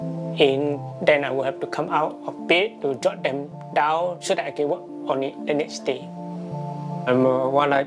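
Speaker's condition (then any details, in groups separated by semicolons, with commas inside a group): Profound hearing loss; profound on one side, severe on other, onset at age 2, unresponsive to loud sounds; about 70 to 80% hearing loss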